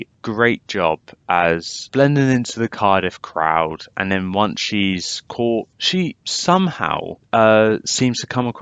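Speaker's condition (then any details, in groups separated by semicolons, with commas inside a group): No condition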